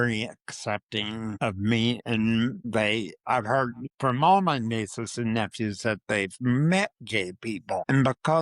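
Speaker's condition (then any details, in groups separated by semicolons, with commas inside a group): Parkinson's disease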